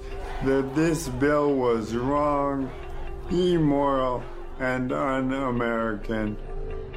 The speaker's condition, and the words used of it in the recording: ALS (motor neuron disease). Today, my muscles are turning into jello, and my voice ain't what it used to be.